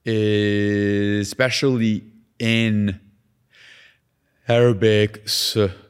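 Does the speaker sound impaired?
Yes: stutter; lifelong severe stutter, resulting severe social anxiety, public speaking and meditation against fear since 5 years; severe speech impediment lifelong, avoided speaking growing up in Lebanon, chose silence against negative reactions; here prolonged sounds, blocks.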